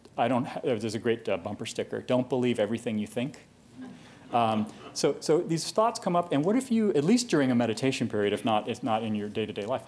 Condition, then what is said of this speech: No condition.